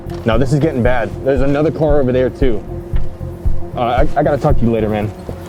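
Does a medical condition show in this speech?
No.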